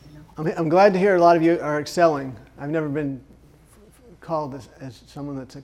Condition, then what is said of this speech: Parkinson's disease. You've got a progressive, degenerative, tough for me to say,